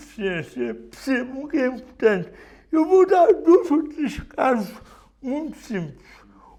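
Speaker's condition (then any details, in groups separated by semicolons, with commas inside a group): Cerebral palsy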